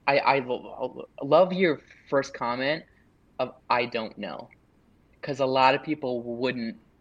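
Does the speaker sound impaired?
Yes: stuttering; onset at age 3-4, strong fear of speaking; openly stutters, self-advertises, past speech programs, support groups, self-help; broken-up speech at times; here repeated sounds, prolonged sounds.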